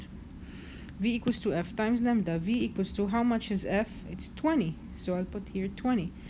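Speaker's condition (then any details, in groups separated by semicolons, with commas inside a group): No condition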